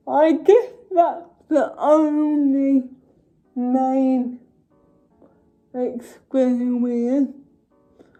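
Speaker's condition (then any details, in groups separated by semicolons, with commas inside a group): Cerebral palsy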